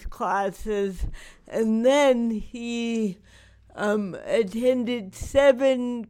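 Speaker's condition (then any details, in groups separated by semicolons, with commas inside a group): Cerebral palsy; not degenerative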